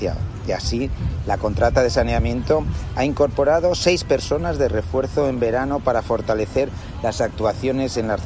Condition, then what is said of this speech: None; typical speech.